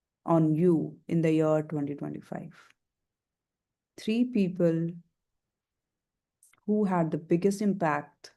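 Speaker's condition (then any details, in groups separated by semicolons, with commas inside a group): No condition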